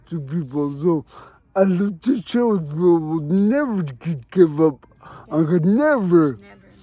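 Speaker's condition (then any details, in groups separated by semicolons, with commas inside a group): Traumatic brain injury; cannot speak correctly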